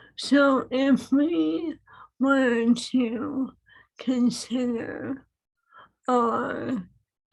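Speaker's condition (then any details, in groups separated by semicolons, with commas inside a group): ALS; swallowing lost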